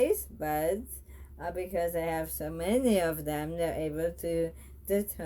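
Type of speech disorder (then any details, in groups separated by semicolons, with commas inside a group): Bulbar dysarthria; bulbar onset ALS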